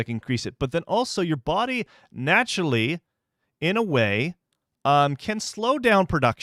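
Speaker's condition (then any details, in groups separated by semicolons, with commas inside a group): No condition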